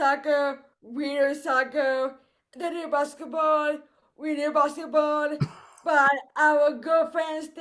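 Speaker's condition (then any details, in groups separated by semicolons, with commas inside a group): Cerebral palsy; voice affected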